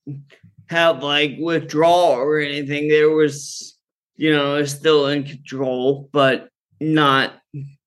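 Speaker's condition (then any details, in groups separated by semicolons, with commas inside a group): Friedreich's ataxia; progressive, managed with cannabis for neuropathic pain, muscle relaxing, sleep; ataxia worse when not well-rested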